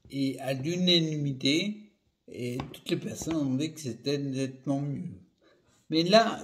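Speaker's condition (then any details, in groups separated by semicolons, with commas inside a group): Primary progressive multiple sclerosis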